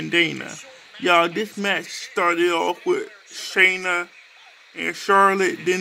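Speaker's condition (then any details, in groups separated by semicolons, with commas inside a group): Cerebral palsy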